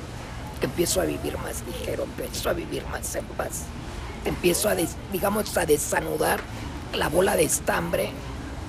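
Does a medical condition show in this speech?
Yes: laryngectomy after throat cancer, esophageal speech; throat or thyroid cancer invading throat at age 26, surgically removed with thyroid, about 16 years since; had to relearn to speak with voz serismofónica after surgery.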